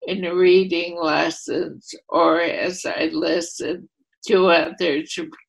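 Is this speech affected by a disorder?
Yes: ALS; ALS affecting voluntary motor neurons, first primary lateral sclerosis diagnosis, second opinion Columbia med center; at least eight years since diagnosis, expected loss of walking; voice affected.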